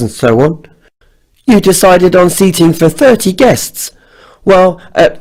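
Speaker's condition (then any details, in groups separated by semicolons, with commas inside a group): No condition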